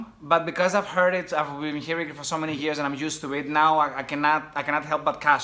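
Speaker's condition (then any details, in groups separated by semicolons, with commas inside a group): No condition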